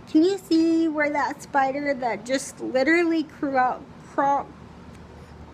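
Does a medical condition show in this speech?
Yes: cerebral palsy, spastic, severe.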